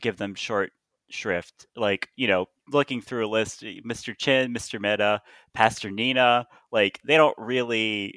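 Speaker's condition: No condition

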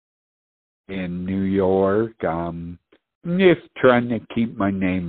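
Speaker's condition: Speech impediment; cannot perform roadside sobriety test

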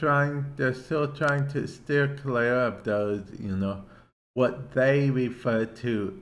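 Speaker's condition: Cerebral palsy; listener asked why speech sounds as it does

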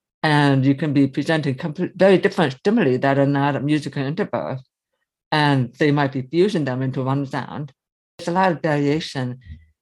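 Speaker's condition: Severe to profound hearing loss, early-onset; cochlear implant user; early intervention at summer speech school in New Jersey, learned to speak and listen, speech-in-noise difficulty

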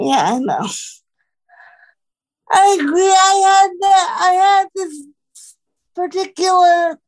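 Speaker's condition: Cerebral palsy; 28 years old, about 26 years since diagnosis

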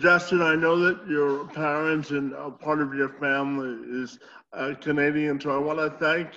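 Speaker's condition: Cerebral palsy; born about two months premature

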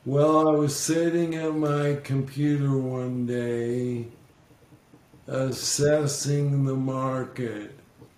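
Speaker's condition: ALS; losing voice

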